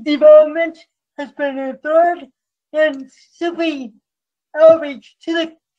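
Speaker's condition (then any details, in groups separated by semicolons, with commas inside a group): Cerebral palsy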